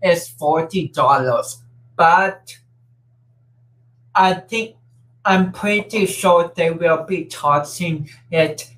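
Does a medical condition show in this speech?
Yes: cerebral palsy; umbilical cord slightly wrapped around neck, affects cerebrum and cerebellum, hands do not cramp; affects speech and coordination.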